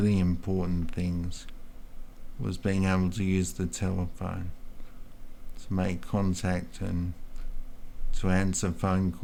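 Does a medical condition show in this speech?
Yes: multiple sclerosis.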